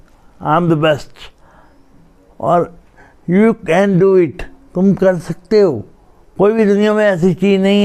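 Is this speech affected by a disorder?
Yes: cerebral palsy.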